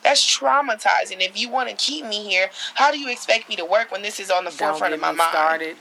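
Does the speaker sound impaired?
No.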